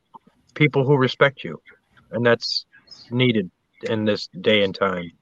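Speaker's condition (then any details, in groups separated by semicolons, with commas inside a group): No condition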